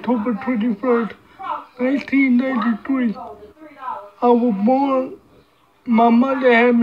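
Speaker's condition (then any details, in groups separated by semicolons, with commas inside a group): Cerebral palsy; speech hard to understand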